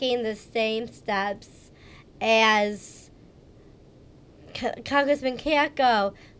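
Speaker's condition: Down syndrome; age 31

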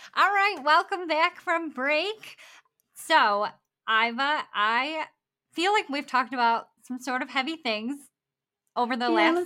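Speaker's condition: Bilateral cleft lip and palate; congenital complete bilateral cleft lip and palate, hard and soft palate, no palate at birth, lamb's nipple feeding; after columella lengthening, bone graft, jaw surgery, rhinoplasty

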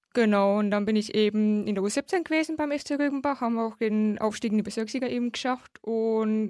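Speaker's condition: Hard of hearing since birth, congenital, cochlear implant, severe; left cochlear implant since age nine

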